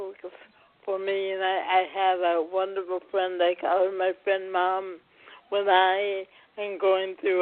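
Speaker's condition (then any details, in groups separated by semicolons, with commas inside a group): Cerebral palsy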